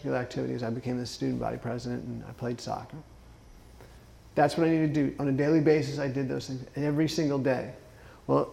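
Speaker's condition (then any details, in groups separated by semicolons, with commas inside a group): Parkinson's disease; left foot dystonia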